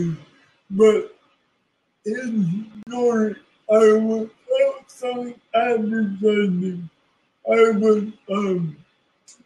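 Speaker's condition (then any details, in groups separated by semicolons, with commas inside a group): Cerebral palsy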